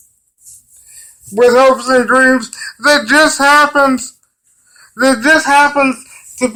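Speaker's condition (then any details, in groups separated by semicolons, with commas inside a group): Cerebral palsy; brain damage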